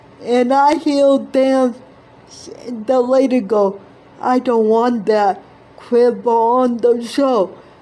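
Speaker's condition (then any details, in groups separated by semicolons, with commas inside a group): Cerebral palsy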